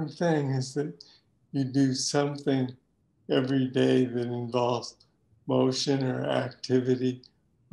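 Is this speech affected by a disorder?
Yes: Parkinson's disease.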